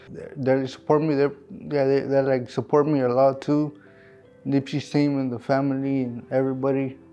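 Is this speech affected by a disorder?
Yes: cerebral palsy.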